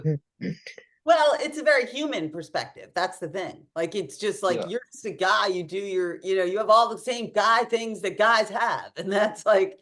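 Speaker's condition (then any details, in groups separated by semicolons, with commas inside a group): No condition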